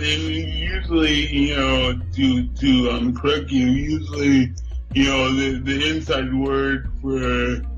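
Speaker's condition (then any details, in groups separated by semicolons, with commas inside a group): Cerebral palsy; no ambulance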